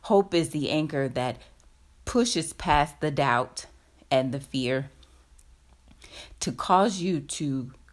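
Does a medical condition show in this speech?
No.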